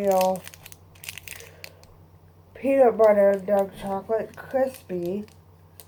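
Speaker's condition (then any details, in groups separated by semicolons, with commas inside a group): Cerebral palsy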